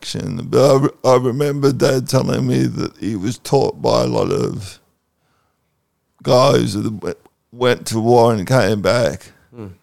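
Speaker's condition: Cerebral palsy

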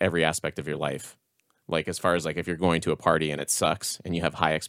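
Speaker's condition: No condition

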